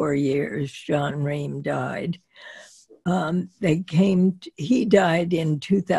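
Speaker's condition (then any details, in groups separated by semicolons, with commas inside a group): Spasmodic dysphonia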